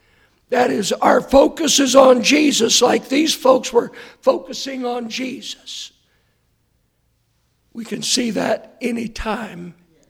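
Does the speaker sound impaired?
Yes: hoarseness after vocal cord surgery; earlier doctor attributed voice problem to aging, second opinion sought; hard to hear.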